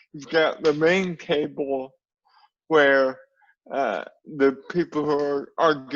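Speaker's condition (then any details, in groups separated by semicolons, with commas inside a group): Cerebral palsy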